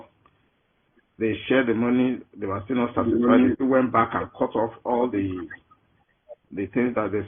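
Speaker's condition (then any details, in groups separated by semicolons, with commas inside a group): No condition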